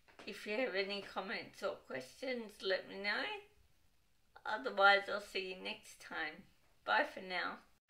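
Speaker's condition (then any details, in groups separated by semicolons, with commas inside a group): Cerebral palsy; wheelchair user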